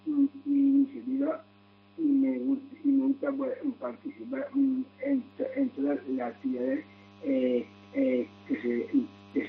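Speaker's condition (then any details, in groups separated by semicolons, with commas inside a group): Down syndrome; chromosomal alteration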